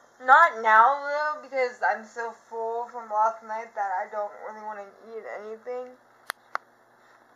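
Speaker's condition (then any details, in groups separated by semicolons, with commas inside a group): Cerebral palsy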